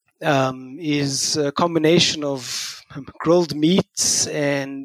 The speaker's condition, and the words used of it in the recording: Stuttering. Working on stuttering means for me being aware of what's happening when I stutter as well as what I am doing when I stutter, being mindful of ...